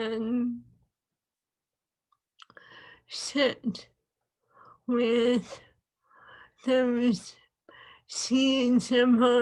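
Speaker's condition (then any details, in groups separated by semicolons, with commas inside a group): ALS; swallowing lost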